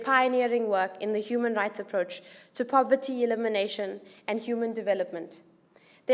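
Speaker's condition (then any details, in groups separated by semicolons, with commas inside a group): No condition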